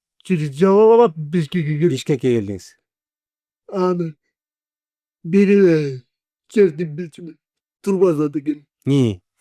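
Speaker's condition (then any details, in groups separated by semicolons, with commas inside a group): Cerebral palsy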